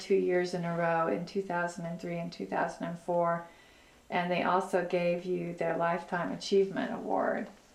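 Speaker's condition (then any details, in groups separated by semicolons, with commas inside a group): No condition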